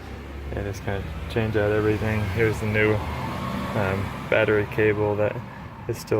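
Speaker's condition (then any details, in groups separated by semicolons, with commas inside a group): No condition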